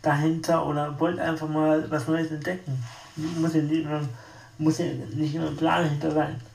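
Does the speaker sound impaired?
Yes: spastic tetraparesis; wheelchair user.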